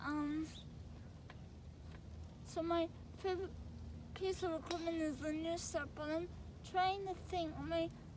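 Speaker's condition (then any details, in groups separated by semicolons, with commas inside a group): Cerebral palsy; affects all four limbs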